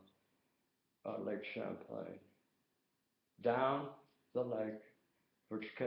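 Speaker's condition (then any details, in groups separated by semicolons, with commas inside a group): Tongue cancer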